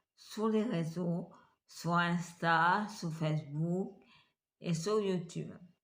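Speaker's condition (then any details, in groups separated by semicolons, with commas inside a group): Multiple sclerosis; fatigue, pain, burning sensations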